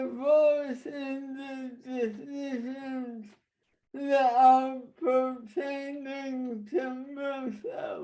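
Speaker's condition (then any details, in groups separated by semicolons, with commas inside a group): Traumatic brain injury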